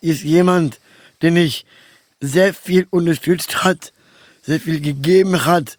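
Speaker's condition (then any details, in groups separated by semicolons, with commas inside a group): Down syndrome; trisomy 21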